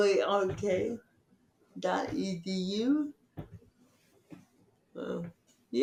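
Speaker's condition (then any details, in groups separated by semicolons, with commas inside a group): Cerebral palsy; from birth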